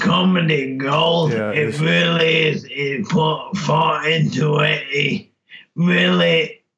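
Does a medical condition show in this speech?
Yes: motor neurone disease; speech change noticeable by time of diagnosis, frailer with weight loss then; cannot speak well.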